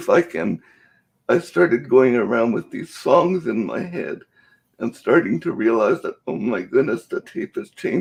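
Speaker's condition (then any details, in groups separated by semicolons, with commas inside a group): Cerebral palsy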